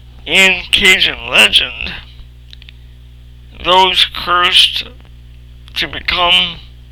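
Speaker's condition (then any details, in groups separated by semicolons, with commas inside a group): Cerebral palsy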